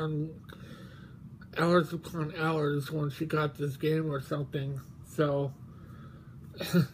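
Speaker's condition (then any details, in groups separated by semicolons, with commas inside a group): Mobius syndrome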